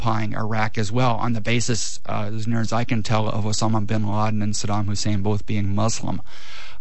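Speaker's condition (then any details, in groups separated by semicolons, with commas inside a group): No condition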